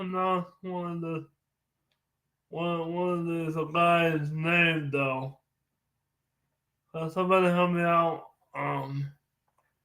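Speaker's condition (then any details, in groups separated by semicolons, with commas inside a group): Cerebral palsy; from birth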